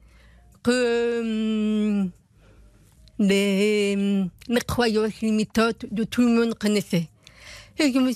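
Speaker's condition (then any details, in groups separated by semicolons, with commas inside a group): Profound congenital deafness; told would never speak, learned speech by lip-reading, never heard own voice, twenty years of speech work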